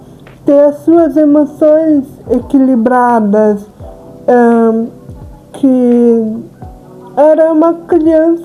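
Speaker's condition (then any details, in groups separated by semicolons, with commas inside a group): Cerebral palsy; specific motor neurons affected, unable to walk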